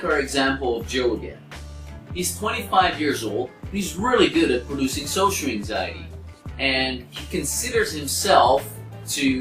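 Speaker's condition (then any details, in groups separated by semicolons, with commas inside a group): No condition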